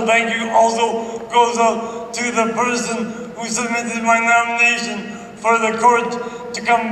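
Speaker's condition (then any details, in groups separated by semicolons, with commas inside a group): Traumatic brain injury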